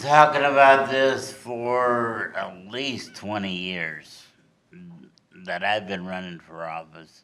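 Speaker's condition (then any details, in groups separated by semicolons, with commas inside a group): Cerebral palsy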